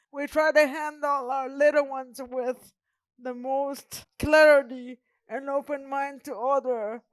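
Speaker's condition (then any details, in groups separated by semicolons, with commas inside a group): Cerebral palsy; present from birth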